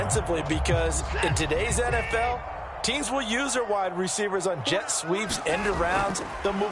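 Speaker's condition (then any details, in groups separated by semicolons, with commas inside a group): No condition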